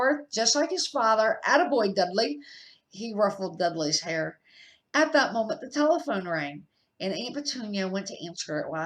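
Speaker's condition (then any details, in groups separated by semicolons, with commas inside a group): No condition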